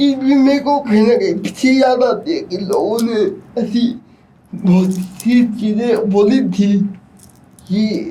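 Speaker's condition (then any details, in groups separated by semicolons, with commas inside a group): Cerebral palsy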